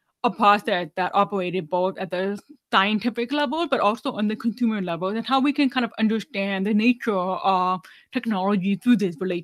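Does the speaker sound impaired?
Yes: deafness, severe; about 99% hearing loss, lifelong hearing aid use, no cochlear implant; wears hearing aids, relies heavily on lip reading, does not sign, not fluent in ASL.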